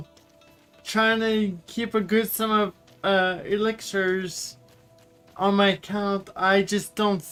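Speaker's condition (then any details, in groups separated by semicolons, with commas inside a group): Cerebral palsy; wheelchair user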